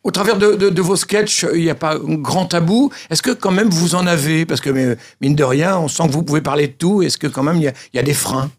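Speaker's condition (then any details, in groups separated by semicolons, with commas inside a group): No condition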